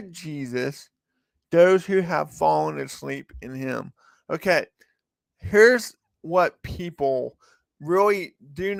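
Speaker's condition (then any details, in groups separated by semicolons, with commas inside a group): Cerebral palsy; from birth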